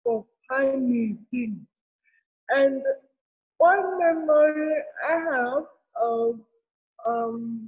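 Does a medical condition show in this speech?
Yes: cerebral palsy; from birth in Kenya, did not cry or breathe at birth, incubator for weeks, medical negligence; other children thought talking different in childhood.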